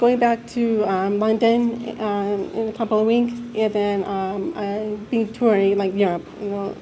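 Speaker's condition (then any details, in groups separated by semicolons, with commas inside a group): Deafness; signs with family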